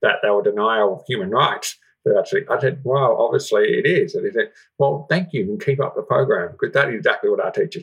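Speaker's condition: Profound deafness, congenital, severe profound hearing loss; relearned speech sounds after implant with NDIS-funded speech therapist specialised in hearing loss

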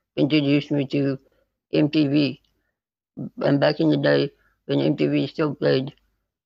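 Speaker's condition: Spinal muscular atrophy type 2; neuromuscular

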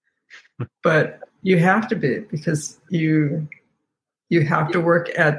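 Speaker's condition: Aphasia after stroke; ischemic stroke from carotid artery dissection, clot to brain, right hand difficulty, rehab, physical therapy; about six years post-stroke, talks again after 16 neurofeedback sessions at 3.5 years, aphasia nearly overcome; aphasia for 3.5 years, trouble understanding, word-finding, spelling, laser therapy at two years gave 40-50% speech

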